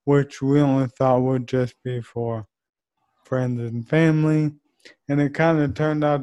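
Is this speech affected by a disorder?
Yes: ALS; ALS diagnosed just before age 30, neurodegenerative motor neuron disease; voice changed a little, some slurring, dictation differences, still understandable.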